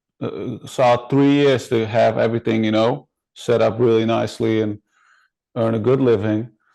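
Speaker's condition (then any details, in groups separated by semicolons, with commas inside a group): No condition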